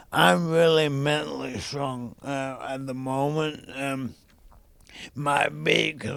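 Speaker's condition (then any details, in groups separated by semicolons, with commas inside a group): ALS; young onset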